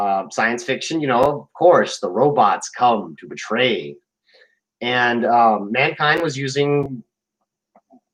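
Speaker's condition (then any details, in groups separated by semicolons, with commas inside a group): No condition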